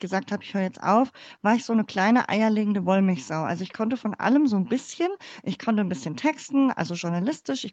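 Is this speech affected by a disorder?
Yes: cleft palate; congenital.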